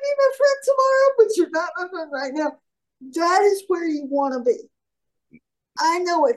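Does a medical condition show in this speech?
Yes: cerebral palsy; highly mobile.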